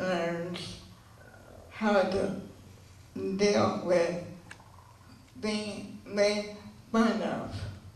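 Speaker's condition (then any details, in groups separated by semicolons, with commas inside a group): Cerebral palsy; since birth, unable to run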